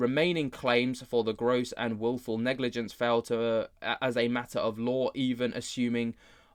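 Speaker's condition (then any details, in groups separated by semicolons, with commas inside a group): No condition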